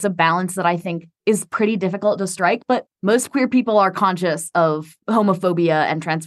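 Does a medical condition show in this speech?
No.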